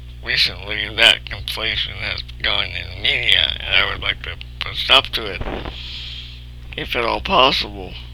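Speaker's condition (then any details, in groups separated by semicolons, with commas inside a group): Cerebral palsy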